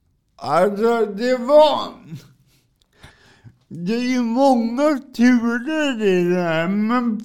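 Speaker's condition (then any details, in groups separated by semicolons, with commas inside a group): Cerebral palsy; from birth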